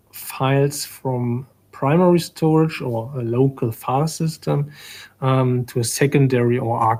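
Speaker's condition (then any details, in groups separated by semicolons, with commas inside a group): No condition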